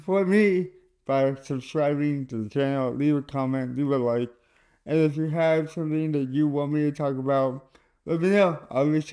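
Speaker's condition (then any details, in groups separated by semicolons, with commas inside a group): Cerebral palsy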